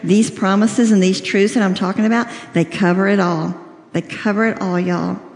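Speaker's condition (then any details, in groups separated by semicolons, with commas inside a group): Cleft lip and palate, severe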